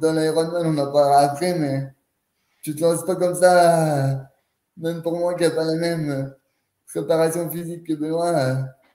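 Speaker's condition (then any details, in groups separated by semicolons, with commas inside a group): Cerebral palsy; age 30, spasticity, startles at noise, cramps block leg movement, physiotherapy, posture work, hydration, sophrology, hypnosis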